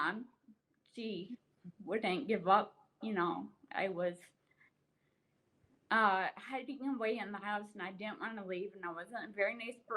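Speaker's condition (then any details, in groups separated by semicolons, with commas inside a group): Ataxia with oculomotor apraxia type 2, AOA2; progressive, weakens all muscles, uncoordination; diagnosed age 12, wheelchair since 25, DNA confirmed; affects speech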